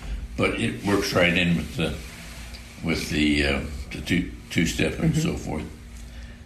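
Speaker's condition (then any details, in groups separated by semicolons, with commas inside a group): Parkinson's; tires easily, difficulty doing wanted activities, dancing hard, sings in Parkinson's choir; gets tired easily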